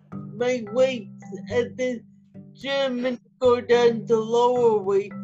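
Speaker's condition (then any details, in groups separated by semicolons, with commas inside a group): Quadriplegic cerebral palsy; United Cerebral Palsy a big help while growing up; adult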